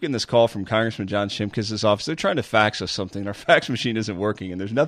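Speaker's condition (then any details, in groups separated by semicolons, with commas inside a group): No condition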